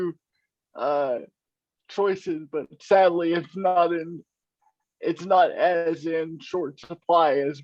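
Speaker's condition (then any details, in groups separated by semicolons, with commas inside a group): Cerebral palsy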